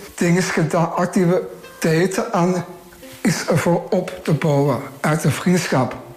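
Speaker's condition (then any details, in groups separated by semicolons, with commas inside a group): Down syndrome; trisomy 21, chromosomal, three copies of chromosome 21 instead of two, disability; talks well, can read, write and send messages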